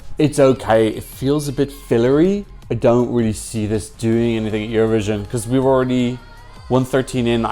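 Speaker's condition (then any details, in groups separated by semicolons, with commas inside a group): No condition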